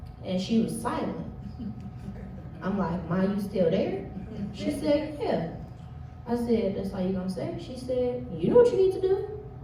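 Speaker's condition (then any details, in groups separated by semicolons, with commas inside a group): No condition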